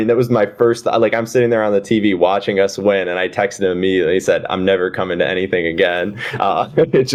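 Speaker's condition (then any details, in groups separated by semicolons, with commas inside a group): No condition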